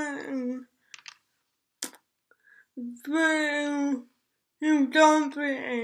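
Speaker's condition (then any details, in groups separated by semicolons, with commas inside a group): Cerebral palsy; with developmental delays, since birth; diagnosed at age 2 to 3; speech therapy in school, plus occupational and physical therapy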